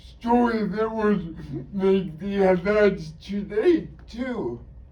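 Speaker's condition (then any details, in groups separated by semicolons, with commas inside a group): Cerebral palsy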